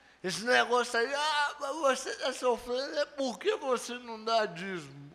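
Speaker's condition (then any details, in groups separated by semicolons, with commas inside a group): Cerebral palsy; no speech as child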